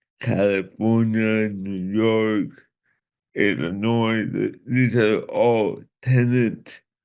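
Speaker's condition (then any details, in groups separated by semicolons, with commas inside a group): Cerebral palsy; from birth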